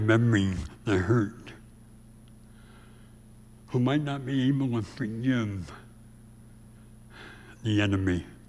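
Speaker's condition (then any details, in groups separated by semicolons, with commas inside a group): Severe speech impediment; about age 84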